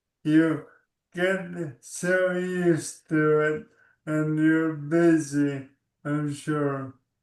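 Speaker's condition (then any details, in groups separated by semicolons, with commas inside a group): ALS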